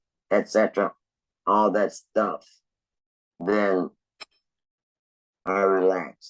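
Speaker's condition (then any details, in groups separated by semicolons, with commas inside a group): Laryngectomy; laryngectomy for cancer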